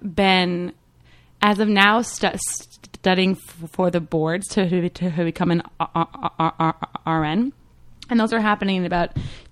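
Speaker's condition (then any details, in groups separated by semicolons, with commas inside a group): Stuttering; had stuttering therapy; openly discloses stuttering in job interviews; sometimes fluent when disclosing, slows down to explain stuttering to listeners; repeated sounds, prolonged sounds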